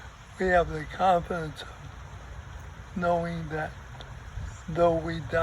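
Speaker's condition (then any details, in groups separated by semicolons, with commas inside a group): ALS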